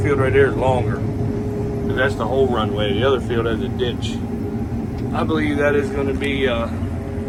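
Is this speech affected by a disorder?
No.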